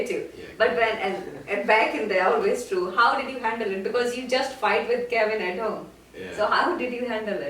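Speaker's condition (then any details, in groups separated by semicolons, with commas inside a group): No condition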